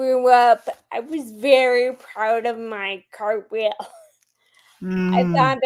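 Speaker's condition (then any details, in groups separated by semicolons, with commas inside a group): Friedreich's ataxia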